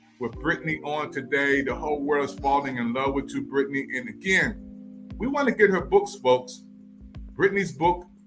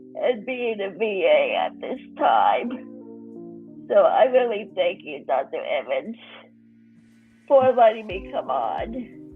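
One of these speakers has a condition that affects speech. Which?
The second: cerebral palsy.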